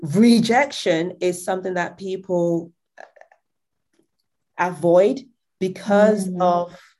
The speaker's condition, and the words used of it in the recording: Stuttering. I used to have a very, very bad stutter, and now it's actually gotten really, really better,